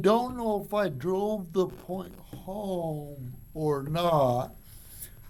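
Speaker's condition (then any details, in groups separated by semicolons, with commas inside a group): Cerebral palsy; from birth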